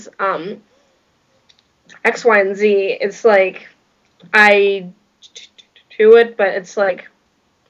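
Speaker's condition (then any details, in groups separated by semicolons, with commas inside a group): Stuttering; stuttering since about age 3, father also stutters; age 16, 13 years since onset, ineffective school therapy, now stuttering-trained professional, friends support group conventions; blocks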